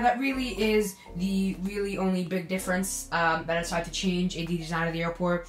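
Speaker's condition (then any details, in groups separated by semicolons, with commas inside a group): No condition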